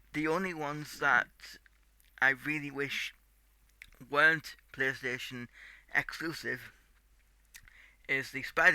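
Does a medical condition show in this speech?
Yes: cerebral palsy; tight muscles.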